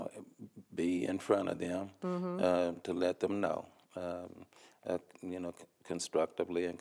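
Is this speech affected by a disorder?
No.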